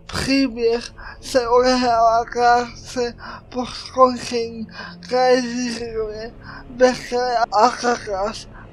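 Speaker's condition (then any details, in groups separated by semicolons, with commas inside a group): Cerebral palsy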